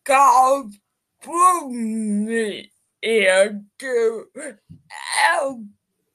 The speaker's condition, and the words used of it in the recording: Cerebral palsy. Didn't know that you had a limiting speaking ability, because when we talk over Facebook, we just go at it.